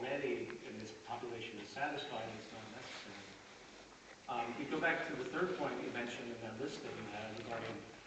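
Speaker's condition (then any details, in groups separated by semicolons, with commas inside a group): No condition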